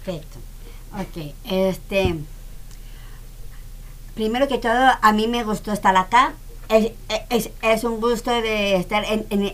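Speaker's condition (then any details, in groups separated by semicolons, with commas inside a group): Down syndrome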